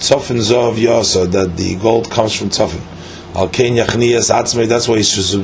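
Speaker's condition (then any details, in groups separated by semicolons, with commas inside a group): No condition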